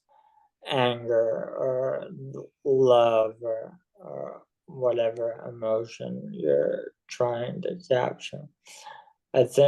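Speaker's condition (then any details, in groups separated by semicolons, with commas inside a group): ALS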